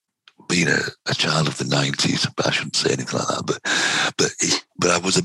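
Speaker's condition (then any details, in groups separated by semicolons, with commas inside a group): Vocal cord cancer, head and neck cancer, right vocal cord; three years out of treatment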